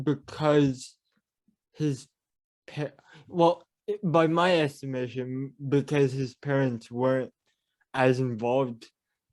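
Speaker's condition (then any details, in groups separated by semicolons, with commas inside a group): Cerebral palsy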